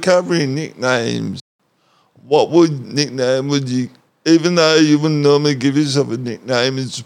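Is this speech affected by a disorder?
Yes: cerebral palsy; cerebral palsy affecting the muscles, once cold stays cold.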